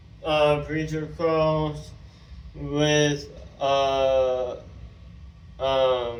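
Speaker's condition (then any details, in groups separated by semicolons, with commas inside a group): Tongue cancer surgery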